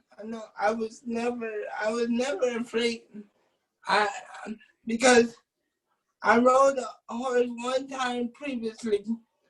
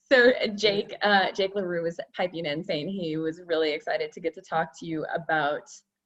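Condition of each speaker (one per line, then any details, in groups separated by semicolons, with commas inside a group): Cerebral palsy; present from birth; has caretakers; predicted never to speak, now speaks
No condition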